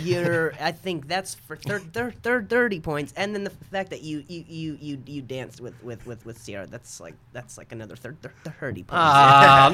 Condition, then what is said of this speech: Stuttering. It happens in any situation you can imagine.